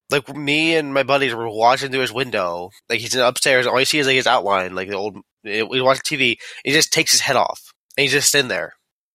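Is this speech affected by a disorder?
No.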